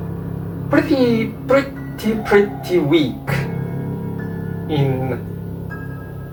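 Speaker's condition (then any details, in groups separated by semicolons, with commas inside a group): No condition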